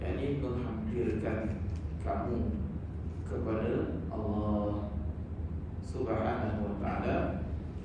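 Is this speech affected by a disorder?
No.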